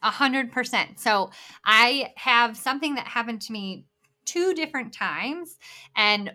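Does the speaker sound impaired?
Yes: bilateral cleft lip and palate.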